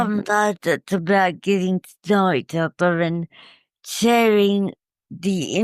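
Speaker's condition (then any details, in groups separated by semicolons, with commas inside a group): Cerebral palsy; uses wheelchair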